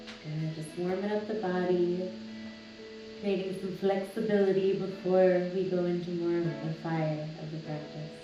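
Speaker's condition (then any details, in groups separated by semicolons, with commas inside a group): No condition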